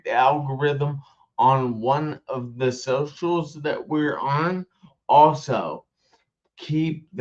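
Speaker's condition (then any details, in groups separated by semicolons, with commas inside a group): Traumatic brain injury; months in coma, long hospitalization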